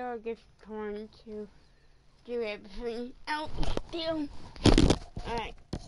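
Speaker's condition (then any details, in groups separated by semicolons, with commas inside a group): Cerebral palsy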